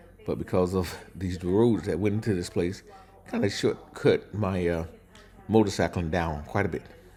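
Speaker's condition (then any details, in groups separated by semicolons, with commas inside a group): No condition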